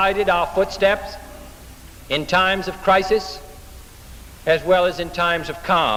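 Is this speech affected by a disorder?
No.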